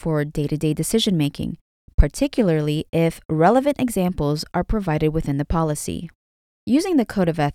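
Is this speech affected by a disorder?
No.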